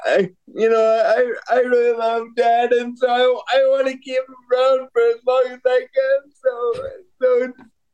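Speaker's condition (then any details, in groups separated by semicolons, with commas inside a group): Cerebral palsy; congenital, born prematurely at 29 weeks, diagnosed within weeks, brain-muscle disconnect, worse lower in body, walks with walker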